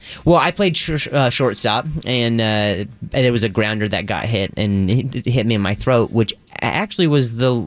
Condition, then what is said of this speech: Stuttering. I started out just kind of talking a lot about my voice, just because, you know, it's an apparent thing.